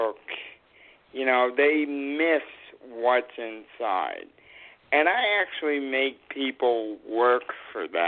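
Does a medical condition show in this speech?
Yes: cerebral palsy.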